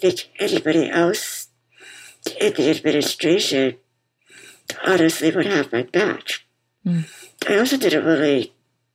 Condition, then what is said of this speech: Muscular dystrophy. You could hear the BiPAP machine she wears to help her breathe when we talked back then.